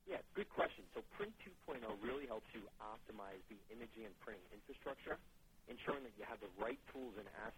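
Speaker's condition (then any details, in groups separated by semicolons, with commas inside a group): No condition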